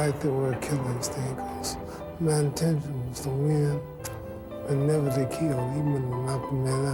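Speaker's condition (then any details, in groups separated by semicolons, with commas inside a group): Parkinson's syndrome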